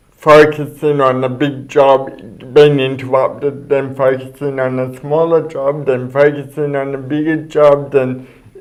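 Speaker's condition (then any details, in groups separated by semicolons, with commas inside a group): Cerebral palsy; speech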